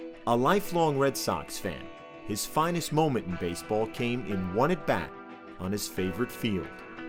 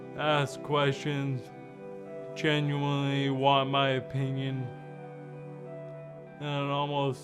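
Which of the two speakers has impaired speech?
The second: ALS; 2.5 years since diagnosis, mostly wheelchair-bound, full-time nursing care; speaks through computer, feeding tube.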